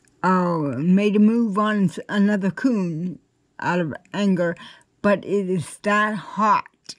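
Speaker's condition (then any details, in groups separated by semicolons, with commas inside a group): Cerebral palsy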